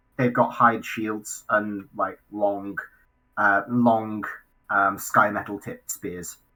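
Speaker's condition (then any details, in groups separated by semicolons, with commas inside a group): No condition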